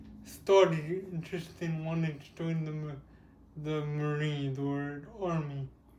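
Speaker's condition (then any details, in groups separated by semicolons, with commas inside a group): Cerebral palsy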